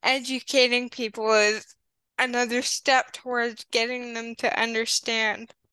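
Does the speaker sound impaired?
Yes: cerebral palsy.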